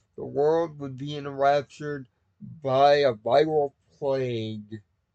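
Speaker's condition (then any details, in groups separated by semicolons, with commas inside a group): Cerebral palsy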